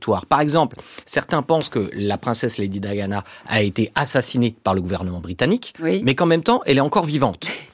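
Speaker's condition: No condition

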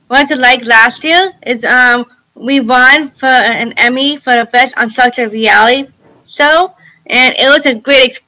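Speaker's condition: Down syndrome; congenital

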